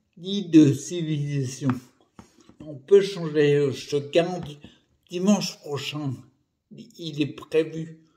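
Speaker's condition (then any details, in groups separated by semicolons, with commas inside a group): Primary progressive multiple sclerosis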